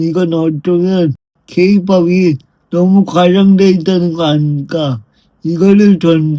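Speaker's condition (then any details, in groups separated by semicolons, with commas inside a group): Brain lesion disability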